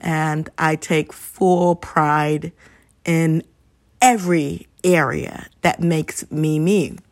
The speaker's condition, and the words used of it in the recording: Stuttering. So you will hear me stumble upon words, and it is okay.